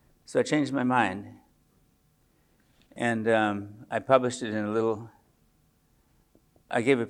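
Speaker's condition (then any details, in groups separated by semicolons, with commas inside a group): Parkinson's disease; age 74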